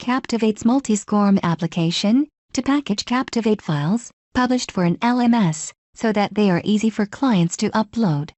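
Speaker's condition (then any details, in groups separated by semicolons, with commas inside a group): No condition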